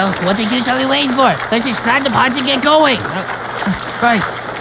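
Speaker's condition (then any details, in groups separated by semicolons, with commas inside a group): No condition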